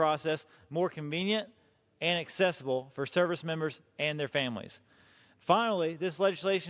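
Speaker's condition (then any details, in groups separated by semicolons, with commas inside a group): No condition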